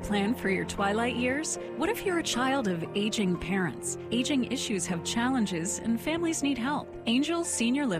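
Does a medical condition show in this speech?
No.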